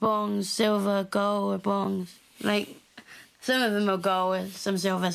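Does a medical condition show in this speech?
Yes: Down syndrome.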